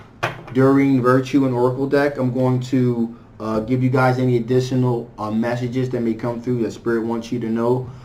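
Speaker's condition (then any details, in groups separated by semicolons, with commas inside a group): No condition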